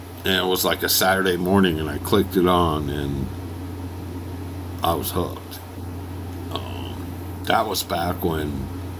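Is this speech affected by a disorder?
No.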